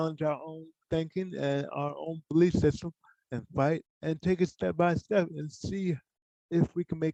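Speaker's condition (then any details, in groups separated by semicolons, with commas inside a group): Cerebral palsy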